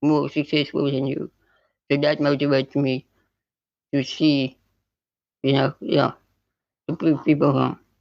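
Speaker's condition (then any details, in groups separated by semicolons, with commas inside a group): Spinal muscular atrophy type 2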